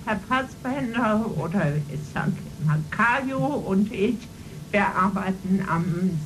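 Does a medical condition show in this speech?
Yes: cerebral palsy; congenital cerebral movement disorder, spasticity and ataxia predominant, brain damage since birth; disability possibly audible in speech.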